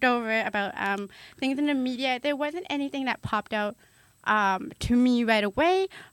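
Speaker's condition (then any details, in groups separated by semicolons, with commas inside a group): Hard of hearing; hard of hearing since age one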